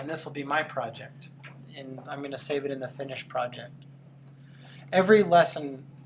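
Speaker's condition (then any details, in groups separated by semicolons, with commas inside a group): No condition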